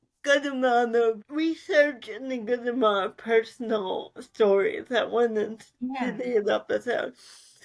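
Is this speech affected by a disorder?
Yes: cerebral palsy; spasticity.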